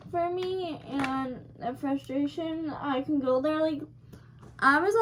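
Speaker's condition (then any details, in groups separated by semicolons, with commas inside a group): Cerebral palsy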